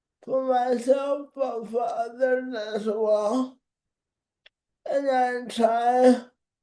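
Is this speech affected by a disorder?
Yes: cerebral palsy.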